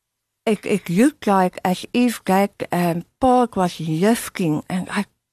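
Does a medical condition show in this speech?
Yes: tongue removal for cancer; two surgeries, 8-hour resection with skin graft free flap reconstruction, small back part left; about 20 years since onset, speech audibly changed per host, can swallow without feeding tube; relearned speaking from scratch with speech therapist, could not speak after surgery, remaining tongue enables swallowing.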